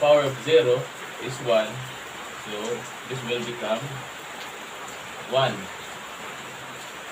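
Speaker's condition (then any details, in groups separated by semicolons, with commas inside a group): No condition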